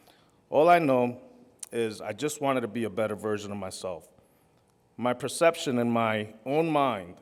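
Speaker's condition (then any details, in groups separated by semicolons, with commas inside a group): No condition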